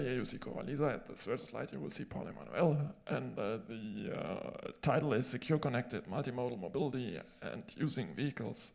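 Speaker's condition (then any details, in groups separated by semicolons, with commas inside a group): No condition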